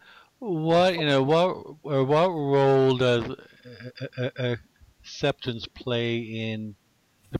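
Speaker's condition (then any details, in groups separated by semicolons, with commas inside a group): Stuttering; covert for years, word substitutions, avoided phone calls, introductions, traditional therapy with targets, techniques, full breath target; openly identifies as person who stutters, manages stuttering; fluency thrown off by triggers, stuttering more evident in meetings with talkative managers; repeated sounds, repeated words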